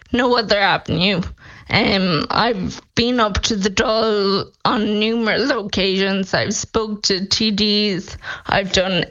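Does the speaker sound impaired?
Yes: Friedreich's ataxia; diagnosed at age 12, progressive neurological condition, Skyclarys not funded by HSE drugs group; speech deteriorating, voice banking on software for couple of hours, offered synthetic voices, expects voice loss.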